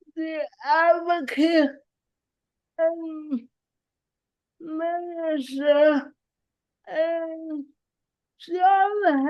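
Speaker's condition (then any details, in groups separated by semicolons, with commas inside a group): Cerebral palsy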